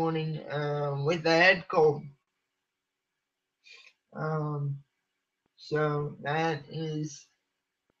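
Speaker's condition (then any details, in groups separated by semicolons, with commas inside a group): Cerebral palsy; from birth, uses wheelchair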